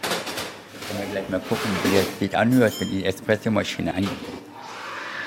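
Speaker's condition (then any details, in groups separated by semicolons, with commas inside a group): Deafness; near-total hearing loss since age one, secondary damage of smallpox vaccination, court-recognized vaccine damage, hearing aids; speaks unusually clearly for a deaf person, learned tones through body and hands from opera-singer father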